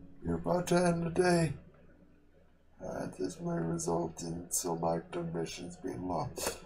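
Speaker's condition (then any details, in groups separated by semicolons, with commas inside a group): Quadriplegic cerebral palsy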